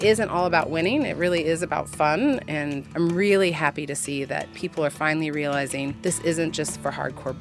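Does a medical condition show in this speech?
No.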